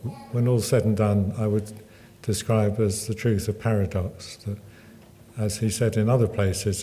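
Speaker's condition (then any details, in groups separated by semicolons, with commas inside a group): Parkinson's; table tennis and snooker groups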